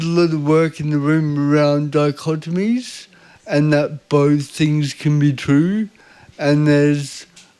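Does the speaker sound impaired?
Yes: cerebral palsy.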